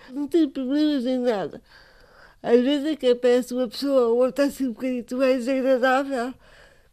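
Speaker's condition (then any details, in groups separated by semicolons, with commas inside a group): Cerebral palsy; from prolonged birth, not sitting at six months, hands not opening well, walked only at ten; electric wheelchair, largely independent, asks others to take money from wallet, music rehearsals at Associação de Paralisia Cerebral de Coimbra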